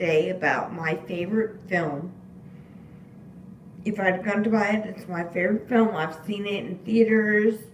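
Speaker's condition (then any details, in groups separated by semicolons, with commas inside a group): Disability causing slurred speech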